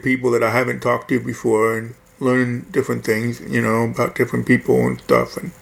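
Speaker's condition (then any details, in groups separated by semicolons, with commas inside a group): Hearing loss; right ear cochlear implant at Johns Hopkins Baltimore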